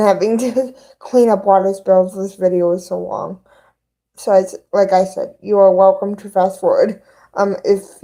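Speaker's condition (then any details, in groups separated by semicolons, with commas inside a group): Cerebral palsy; both hands affected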